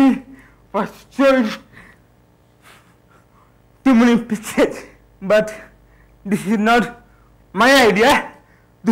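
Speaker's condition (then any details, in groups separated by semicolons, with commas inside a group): Cerebral palsy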